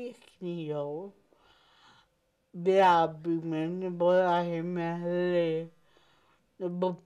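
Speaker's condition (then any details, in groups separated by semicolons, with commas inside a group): Cerebral palsy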